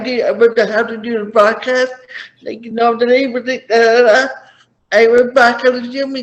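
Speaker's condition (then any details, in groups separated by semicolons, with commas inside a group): Cerebral palsy; did not talk until about age five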